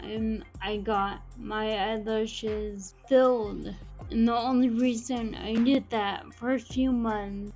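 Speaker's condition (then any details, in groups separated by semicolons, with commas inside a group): Friedreich's ataxia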